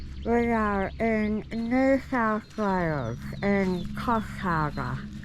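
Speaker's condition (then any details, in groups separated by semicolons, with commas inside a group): Jaw cancer surgery; tracheostomy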